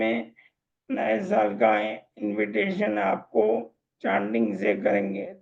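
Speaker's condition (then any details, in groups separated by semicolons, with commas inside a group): Motor neurone disease; voice strong and loud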